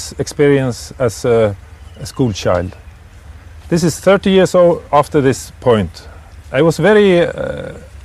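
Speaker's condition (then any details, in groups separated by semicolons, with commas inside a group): No condition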